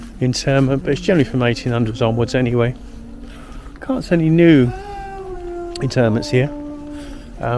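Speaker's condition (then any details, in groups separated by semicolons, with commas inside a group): No condition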